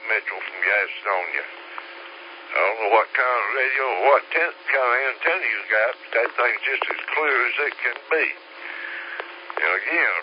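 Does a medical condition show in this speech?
Yes: slurred speech; stroke 3 years ago.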